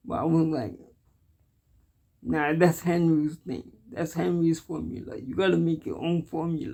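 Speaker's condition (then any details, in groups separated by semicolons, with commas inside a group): Cerebral palsy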